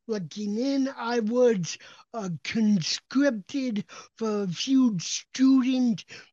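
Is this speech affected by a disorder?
Yes: cerebral palsy; otherwise gets around basically fine.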